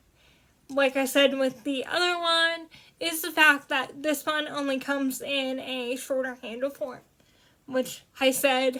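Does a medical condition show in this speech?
Yes: cerebral palsy; spasticity in hands.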